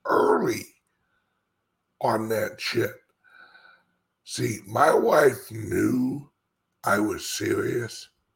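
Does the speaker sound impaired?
Yes: speech impediment; slight speech impediment.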